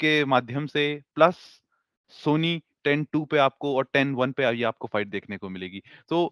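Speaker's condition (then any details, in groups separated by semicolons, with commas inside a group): No condition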